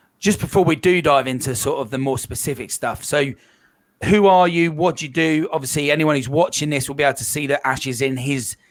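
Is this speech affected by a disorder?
No.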